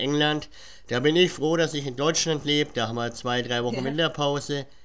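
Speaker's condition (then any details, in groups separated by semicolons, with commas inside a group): Cleft palate; cleft palate present since childhood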